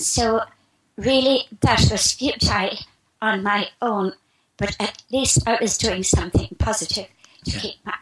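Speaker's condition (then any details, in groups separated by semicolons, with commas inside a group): Spasmodic dysphonia; recent healing attributed to geopathic stress removal from apartment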